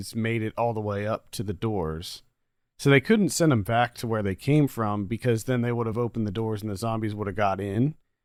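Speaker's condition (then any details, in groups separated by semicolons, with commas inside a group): No condition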